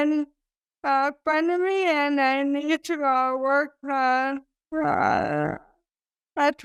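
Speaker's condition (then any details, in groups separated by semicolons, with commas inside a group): ALS; sporadic form, cause unknown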